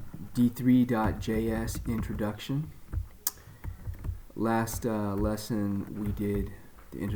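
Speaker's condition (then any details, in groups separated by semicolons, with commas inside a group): No condition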